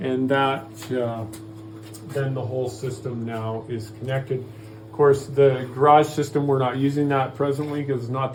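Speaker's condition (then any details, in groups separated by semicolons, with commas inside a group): No condition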